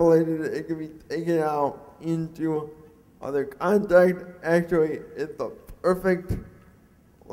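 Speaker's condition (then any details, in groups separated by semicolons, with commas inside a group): Cerebral palsy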